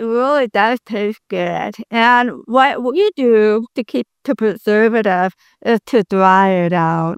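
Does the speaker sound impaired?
Yes: deafness; congenital complete deafness.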